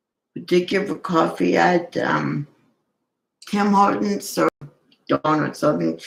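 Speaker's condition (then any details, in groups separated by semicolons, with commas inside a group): Cerebral palsy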